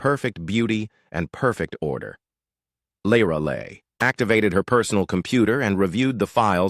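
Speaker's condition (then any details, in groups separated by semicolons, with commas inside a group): No condition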